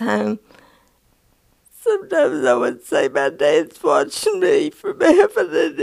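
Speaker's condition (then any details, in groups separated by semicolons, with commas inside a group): Parkinson's disease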